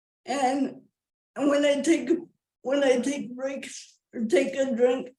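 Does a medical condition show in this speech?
Yes: cerebral palsy; wheelchair user.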